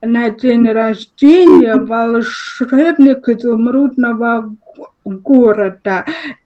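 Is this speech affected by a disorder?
Yes: cerebral palsy, spastic diplegia; caused by birth trauma.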